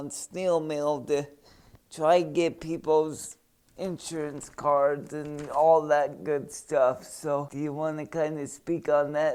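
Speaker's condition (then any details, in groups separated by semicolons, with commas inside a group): Cerebral palsy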